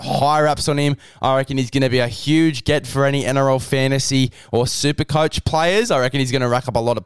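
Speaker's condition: No condition

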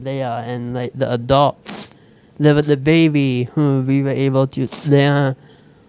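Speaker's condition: Speech impediment; switched to typing instead

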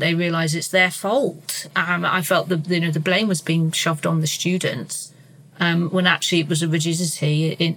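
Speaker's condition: No condition

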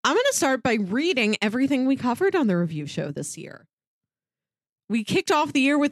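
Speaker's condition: No condition

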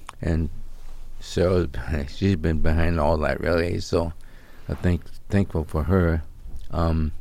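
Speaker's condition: ALS; onset year ago, slurred speech, limb and torso weakness, stroke ruled out, Mayo Clinic neurologist diagnosis; recently diagnosed, weakening body, cane always, MSU voice banking twice weekly with Tessa, William; slightly slurred, talking getting harder, fears sounding mumbled, voice disrupts train of thought, expects voice loss

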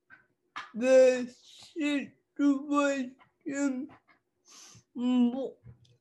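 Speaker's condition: Cerebral palsy; people less willing to listen to own talking voice

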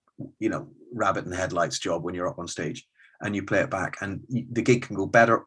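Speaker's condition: No condition

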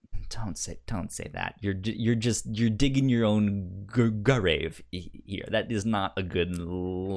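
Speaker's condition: Stutter; speech impediment, past speech therapy; hears own voice through headphone monitoring while recording, finds it disorienting; therapist described costly in-ear device echoing own voice milliseconds late, said to help; repeated sounds, prolonged sounds

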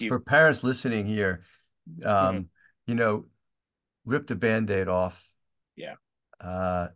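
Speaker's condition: No condition

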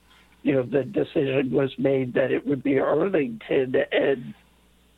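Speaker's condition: Late-onset Pompe disease; onset age 5-6

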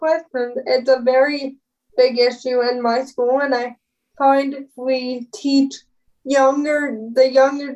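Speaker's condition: Spastic cerebral palsy, spastic, with dystonia, all four limbs; powered when unable to push

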